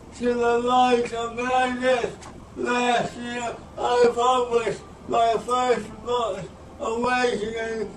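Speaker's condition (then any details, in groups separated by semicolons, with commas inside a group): Speech impairment after birth surgery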